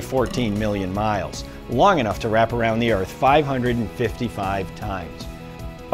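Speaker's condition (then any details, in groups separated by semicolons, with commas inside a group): No condition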